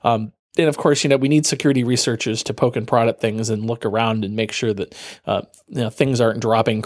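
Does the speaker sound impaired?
No.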